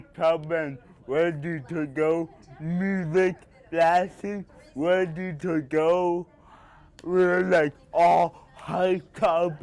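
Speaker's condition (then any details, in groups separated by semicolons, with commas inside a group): Cerebral palsy; speech impediment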